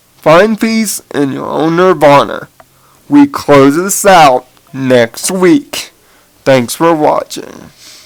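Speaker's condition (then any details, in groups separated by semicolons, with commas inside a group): Cerebral palsy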